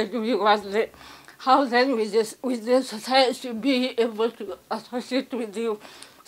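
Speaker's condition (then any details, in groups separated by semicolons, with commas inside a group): Cerebral palsy; affects movement and muscle coordination; past therapy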